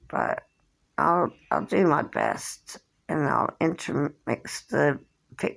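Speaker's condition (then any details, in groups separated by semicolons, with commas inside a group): Cerebral palsy; since birth, hand tremors; age 57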